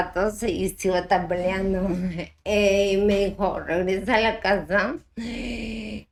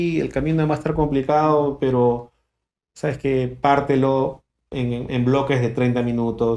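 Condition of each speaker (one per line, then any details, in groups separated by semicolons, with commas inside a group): Ataxia type 1; degenerative, affects balance and coordination; worsening balance, coordination, more tremor, needs help eating; speaking and pronunciation problems
No condition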